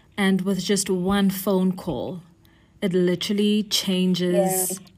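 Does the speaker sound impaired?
No.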